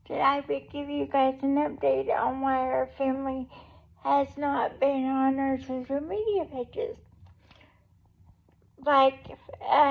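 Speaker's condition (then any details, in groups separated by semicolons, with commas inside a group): Cerebral palsy; able to talk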